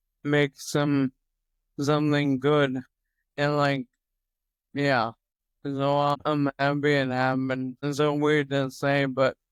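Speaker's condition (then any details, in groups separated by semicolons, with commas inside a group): Toxic leukoencephalopathy, locked-in syndrome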